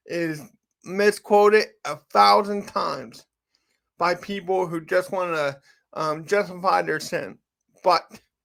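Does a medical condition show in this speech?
Yes: cerebral palsy; from birth.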